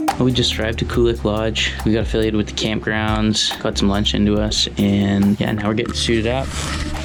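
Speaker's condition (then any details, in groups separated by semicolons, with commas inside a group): No condition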